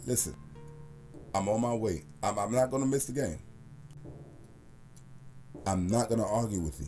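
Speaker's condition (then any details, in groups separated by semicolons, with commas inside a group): No condition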